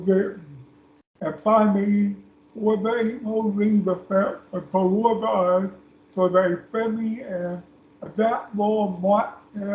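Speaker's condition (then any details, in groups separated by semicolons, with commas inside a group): Speech impairment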